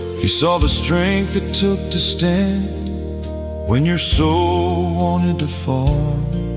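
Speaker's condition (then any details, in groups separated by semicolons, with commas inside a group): No condition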